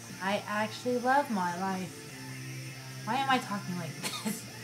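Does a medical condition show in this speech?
No.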